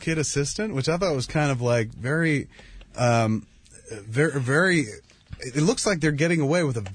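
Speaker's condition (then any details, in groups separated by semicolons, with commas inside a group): No condition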